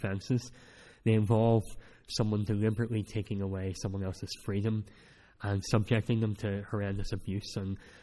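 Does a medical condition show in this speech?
Yes: cleft palate; speech not that clear at times.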